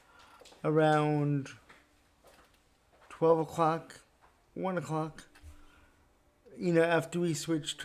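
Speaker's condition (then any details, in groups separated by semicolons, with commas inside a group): Cerebral palsy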